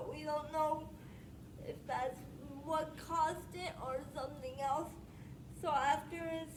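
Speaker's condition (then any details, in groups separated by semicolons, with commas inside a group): Spastic quadriplegic cerebral palsy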